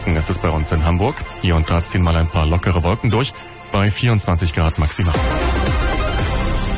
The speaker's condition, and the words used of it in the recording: No condition.